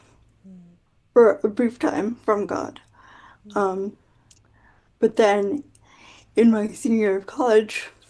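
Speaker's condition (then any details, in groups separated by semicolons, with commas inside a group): Quadriplegic cerebral palsy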